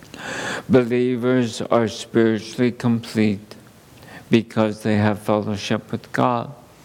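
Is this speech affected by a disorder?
Yes: ALS; under neurologist care.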